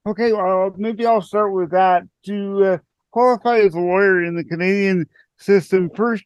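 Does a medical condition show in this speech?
Yes: cerebral palsy; also motorized wheelchair.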